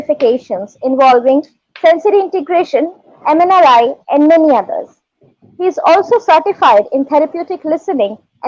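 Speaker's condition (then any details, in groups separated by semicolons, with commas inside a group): No condition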